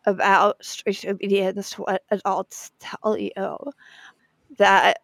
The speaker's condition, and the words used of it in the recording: Spasmodic dysphonia. Speaking with the voice you have, even if it shakes, as the saying goes, is better than not.